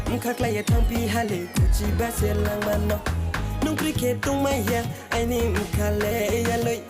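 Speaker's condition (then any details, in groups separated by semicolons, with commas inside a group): No condition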